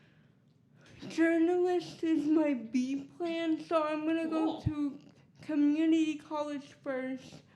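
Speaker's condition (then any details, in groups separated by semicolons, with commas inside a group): Cerebral palsy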